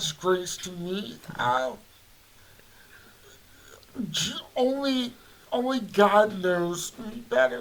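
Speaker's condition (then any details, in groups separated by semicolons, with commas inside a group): Cerebral palsy; voice affected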